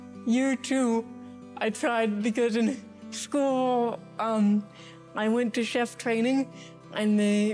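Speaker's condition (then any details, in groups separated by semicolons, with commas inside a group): Cerebral palsy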